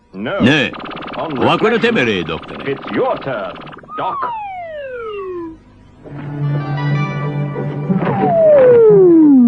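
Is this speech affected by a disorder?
No.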